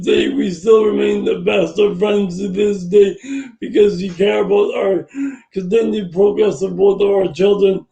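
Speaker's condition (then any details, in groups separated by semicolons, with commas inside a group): Brain injury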